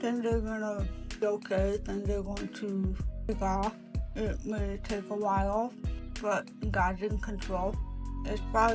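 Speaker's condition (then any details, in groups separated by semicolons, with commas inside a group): Cerebral palsy; later onset, hearing loss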